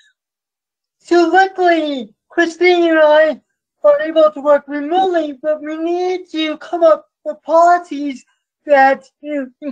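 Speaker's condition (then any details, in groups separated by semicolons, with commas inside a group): Cerebral palsy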